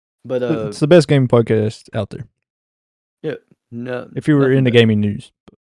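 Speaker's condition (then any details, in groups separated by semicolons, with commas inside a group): No condition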